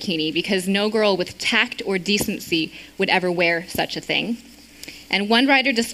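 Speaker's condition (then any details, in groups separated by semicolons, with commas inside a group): No condition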